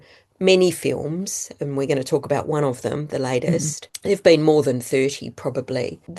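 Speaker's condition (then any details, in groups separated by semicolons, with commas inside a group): No condition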